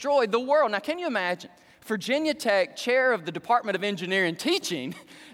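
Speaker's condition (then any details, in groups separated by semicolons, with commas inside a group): No condition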